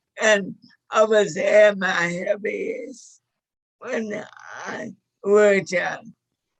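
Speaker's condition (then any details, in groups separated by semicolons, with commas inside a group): Motor neuron disease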